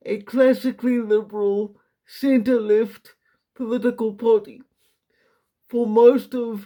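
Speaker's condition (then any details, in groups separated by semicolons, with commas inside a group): Quadriplegic cerebral palsy, severe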